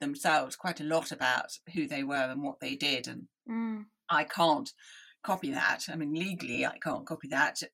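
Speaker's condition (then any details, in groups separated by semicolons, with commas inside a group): Deafness; analog hearing aids in childhood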